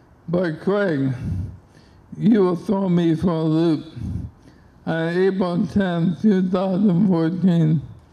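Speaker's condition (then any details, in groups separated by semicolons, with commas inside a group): ALS; onset left hand and arm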